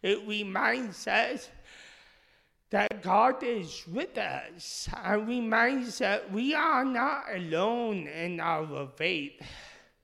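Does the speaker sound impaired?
Yes: speech impediment; initially misdiagnosed.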